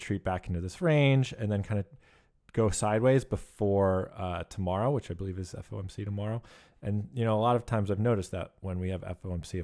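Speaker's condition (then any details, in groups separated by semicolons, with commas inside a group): No condition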